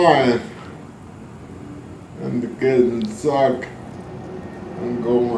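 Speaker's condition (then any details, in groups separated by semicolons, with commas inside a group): ALS; spasticity main symptom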